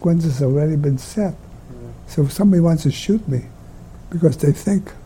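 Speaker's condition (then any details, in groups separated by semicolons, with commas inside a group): Lou Gehrig's disease; ALS, terminal, onset mid-70s, early tiring walking half block, two years diagnosis to death, lost walking, standing, self-care; wheelchair user, arms still move somewhat; speech difficult but still possible, able to speak until nearly the end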